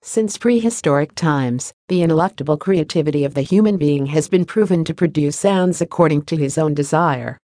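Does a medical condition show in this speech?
No.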